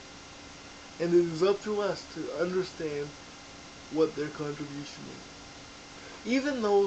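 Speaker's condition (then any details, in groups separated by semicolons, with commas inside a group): Cerebral palsy; diagnosed in infancy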